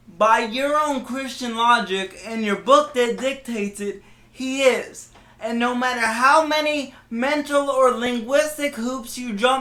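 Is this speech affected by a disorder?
Yes: cerebral palsy.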